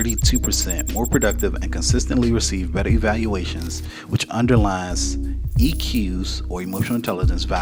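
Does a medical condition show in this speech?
No.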